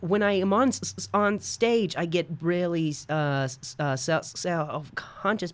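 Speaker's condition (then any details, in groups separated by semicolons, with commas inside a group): Stutter; acquired after softball injury playing shortstop about four years ago, told it was vocal contusion, mostly neurological; worse on stage when rushing and trying harder, occurs over phone, different cadence, throat shake; repeated sounds, prolonged sounds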